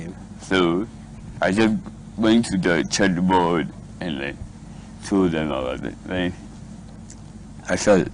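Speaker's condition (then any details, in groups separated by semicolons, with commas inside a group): Cerebral palsy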